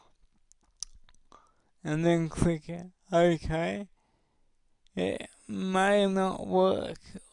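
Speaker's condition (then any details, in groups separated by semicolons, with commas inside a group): Cerebral palsy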